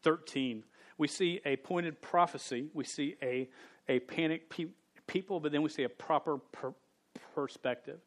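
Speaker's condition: Stutter; stutter since age 5, persisted through teenage years, no successful fix; still stutters, speaking publicly for about 23-24 years; not fully fluent, stuttered on own name as teenager; repeated sounds, prolonged sounds

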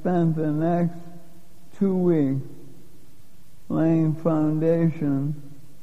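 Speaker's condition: Lou Gehrig's disease; onset with loss of strength first thought due to Parkinson's

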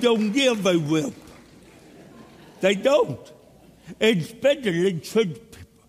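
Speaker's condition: Cerebral palsy; speech impediment

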